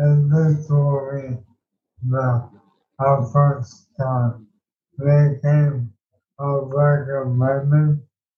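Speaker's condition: ALS

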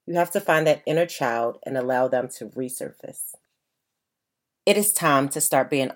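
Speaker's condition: No condition

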